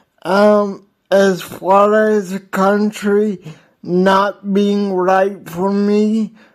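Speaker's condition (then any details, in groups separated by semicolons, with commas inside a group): Hydrocephalus with shunt failure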